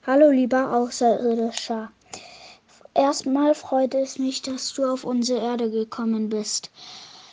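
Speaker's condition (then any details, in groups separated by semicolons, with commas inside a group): No condition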